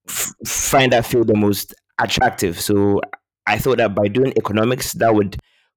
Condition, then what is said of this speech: Stuttering. And it's really improved my speech over time.